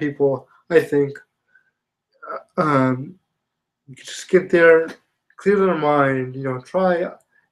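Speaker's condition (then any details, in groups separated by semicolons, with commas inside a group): Spastic quadriplegia cerebral palsy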